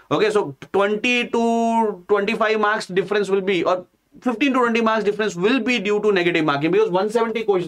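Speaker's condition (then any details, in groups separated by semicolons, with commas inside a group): No condition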